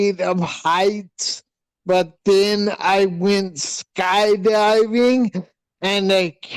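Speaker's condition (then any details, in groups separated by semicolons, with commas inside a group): Hydrocephalus with shunt failure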